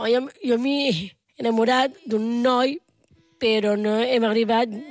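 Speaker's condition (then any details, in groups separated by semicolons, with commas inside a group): Down syndrome; intellectual disability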